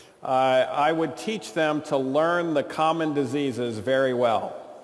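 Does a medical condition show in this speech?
No.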